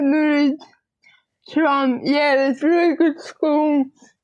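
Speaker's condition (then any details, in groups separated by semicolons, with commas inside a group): Cerebral palsy, spastic diplegia; computer full-time for schoolwork since grade one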